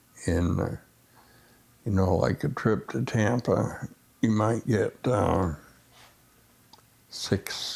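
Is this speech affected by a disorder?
Yes: essential tremor.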